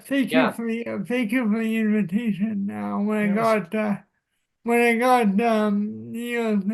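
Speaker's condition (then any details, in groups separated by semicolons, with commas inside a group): Cerebral palsy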